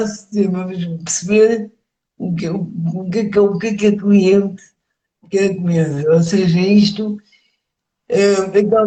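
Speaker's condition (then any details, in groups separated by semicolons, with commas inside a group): Cerebral palsy; mainly motor disability; age 51; speech affected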